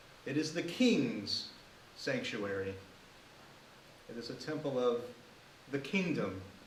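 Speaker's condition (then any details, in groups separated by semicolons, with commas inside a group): No condition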